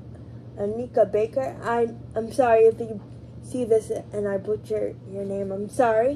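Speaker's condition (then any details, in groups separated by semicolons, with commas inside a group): Cerebral palsy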